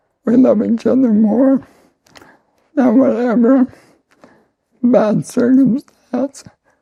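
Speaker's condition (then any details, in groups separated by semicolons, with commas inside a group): ALS; voice and lungs affected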